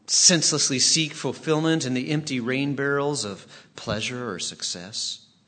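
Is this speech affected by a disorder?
No.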